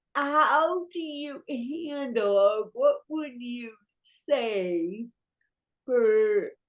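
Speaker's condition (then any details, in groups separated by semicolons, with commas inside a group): Cerebral palsy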